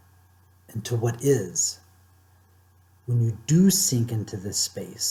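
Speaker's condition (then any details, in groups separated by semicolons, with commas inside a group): No condition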